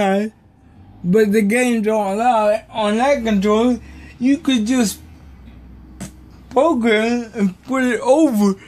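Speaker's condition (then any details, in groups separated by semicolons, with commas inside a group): Cerebral palsy; affects muscles; may be hard to understand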